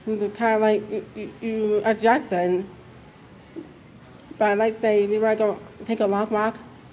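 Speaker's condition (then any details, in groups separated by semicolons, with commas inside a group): Deafness; mix of speech and sign growing up, signs with family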